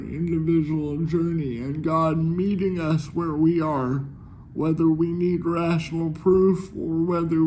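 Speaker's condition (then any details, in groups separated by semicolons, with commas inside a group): Cerebral palsy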